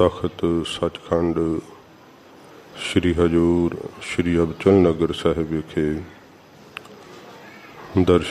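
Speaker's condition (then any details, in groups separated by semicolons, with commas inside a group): No condition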